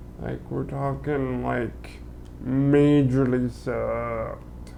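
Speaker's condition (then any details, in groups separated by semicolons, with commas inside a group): Cerebral palsy; limbs affected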